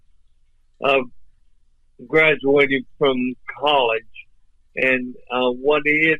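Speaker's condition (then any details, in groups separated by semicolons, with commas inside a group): ALS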